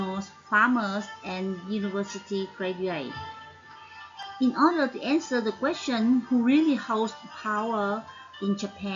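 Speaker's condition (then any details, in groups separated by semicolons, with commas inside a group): No condition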